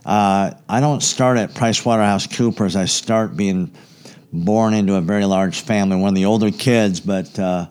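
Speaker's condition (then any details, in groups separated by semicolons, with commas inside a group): Cleft palate, severe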